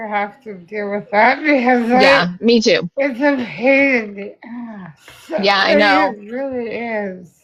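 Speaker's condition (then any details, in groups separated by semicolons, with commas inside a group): Spinal muscular atrophy type 2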